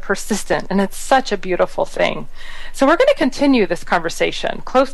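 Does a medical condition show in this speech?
No.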